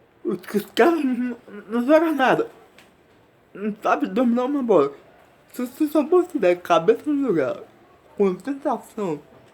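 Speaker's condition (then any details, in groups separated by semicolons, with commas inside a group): Cerebral palsy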